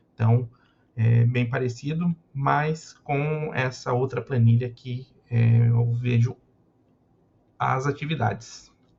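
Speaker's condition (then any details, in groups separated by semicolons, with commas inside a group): No condition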